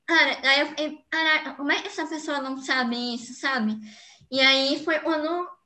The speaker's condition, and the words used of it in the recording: Cleft palate. É, ainda tenho né, uma hipernasalidade porém ela vai ser corrigida eh, depois que eu